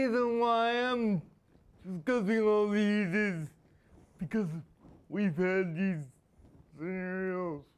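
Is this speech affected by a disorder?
Yes: spastic quadriplegia.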